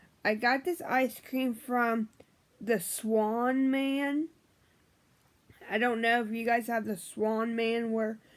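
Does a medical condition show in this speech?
Yes: brain injury; memory problems.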